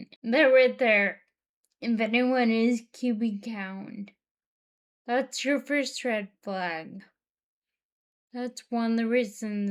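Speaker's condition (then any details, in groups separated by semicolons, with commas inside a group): Friedreich's ataxia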